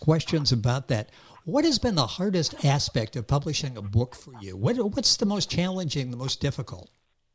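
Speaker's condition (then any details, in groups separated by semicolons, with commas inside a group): No condition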